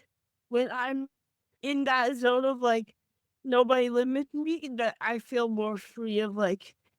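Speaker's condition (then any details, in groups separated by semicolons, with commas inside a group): Cerebral palsy; from birth; had speech therapy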